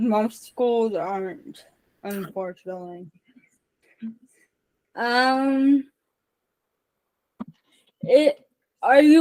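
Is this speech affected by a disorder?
Yes: cerebral palsy; from birth, brain injury in womb.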